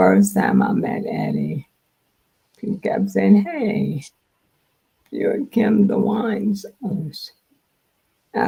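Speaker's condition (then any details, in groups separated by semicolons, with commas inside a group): Multiple sclerosis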